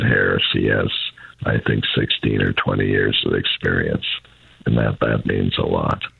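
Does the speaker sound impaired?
Yes: throat cancer; most recent of five bouts of cancer, reduced energy; recovered, ongoing throat trouble, altered taste; voice affected.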